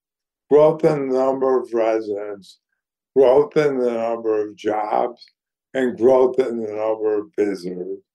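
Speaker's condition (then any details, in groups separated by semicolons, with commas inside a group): ALS; voice somewhat compromised by disease, audibly affected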